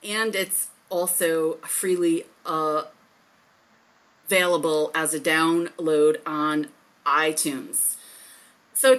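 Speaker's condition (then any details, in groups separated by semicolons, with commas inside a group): Stuttering; formerly avoided speaking situations, speechless at first self-help group meeting, said name and stutter by fourth or fifth; blocks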